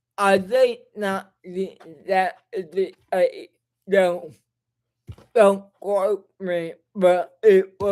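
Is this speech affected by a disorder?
Yes: cerebral palsy.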